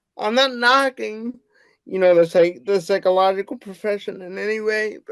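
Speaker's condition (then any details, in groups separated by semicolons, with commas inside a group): Cerebral palsy; wheelchair user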